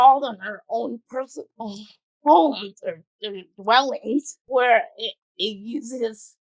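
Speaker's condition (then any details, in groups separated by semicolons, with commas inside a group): Cerebral palsy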